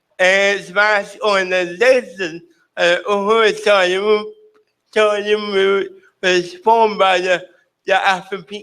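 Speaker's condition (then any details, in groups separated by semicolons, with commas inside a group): Cerebral palsy; present from birth, drug-induced brain damage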